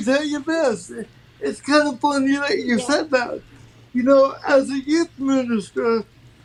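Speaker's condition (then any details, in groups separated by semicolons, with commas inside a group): Cerebral palsy; from birth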